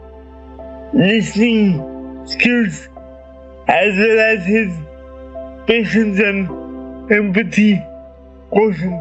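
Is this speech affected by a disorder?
Yes: cerebral palsy.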